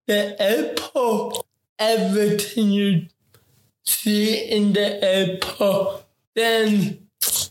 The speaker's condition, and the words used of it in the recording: Cerebral palsy. And today we're going to take it, as your mom said, we're going to take it very slow and you're going to talk to me word